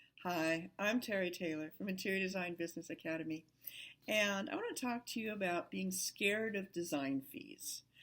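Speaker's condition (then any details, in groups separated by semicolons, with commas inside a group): No condition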